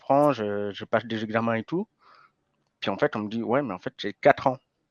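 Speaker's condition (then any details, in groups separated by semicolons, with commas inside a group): Hearing impairment from birth; may get worse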